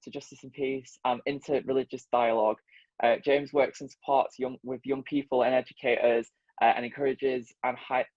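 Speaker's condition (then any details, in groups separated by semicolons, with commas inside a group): No condition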